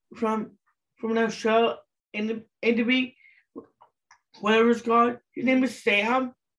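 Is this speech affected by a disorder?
Yes: Down syndrome; adult of 25.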